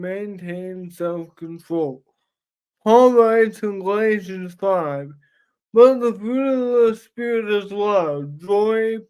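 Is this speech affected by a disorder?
Yes: cerebral palsy.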